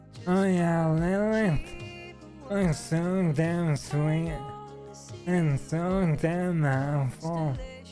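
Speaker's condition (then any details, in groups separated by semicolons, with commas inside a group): ALS; stem cell treatment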